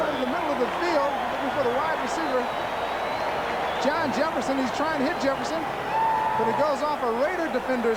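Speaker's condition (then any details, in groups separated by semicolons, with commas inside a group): No condition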